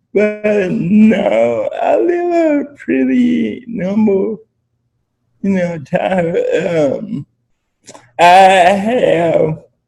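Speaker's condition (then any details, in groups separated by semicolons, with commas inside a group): Spastic quadriplegic cerebral palsy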